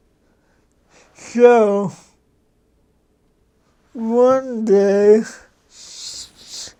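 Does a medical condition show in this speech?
Yes: cerebral palsy.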